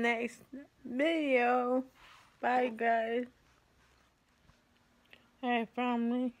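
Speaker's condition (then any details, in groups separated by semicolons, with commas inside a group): ALS; affects hands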